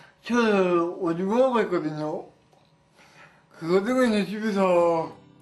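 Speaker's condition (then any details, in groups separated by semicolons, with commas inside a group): Grade 1 brain lesion disability, severe; grade 1 brain lesion, joints cannot move freely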